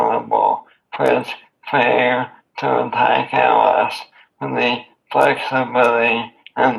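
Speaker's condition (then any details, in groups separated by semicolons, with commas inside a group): Amyotrophic lateral sclerosis; voice and hands affected; diagnosed at age 37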